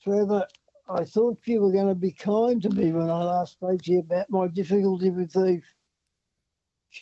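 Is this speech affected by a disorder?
Yes: Parkinson's; hand tremor; hand shaking the phone, switched hands to hold it; audio coming in and out over phone, attributed to tremor shaking phone.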